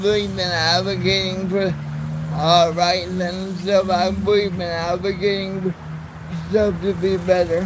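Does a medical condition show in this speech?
Yes: cerebral palsy; present from birth.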